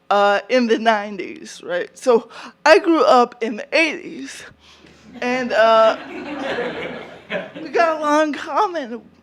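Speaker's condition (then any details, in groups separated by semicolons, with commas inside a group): Cerebral palsy; atypical voice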